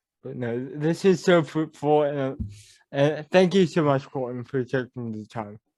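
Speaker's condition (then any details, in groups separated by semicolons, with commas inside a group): Cerebral palsy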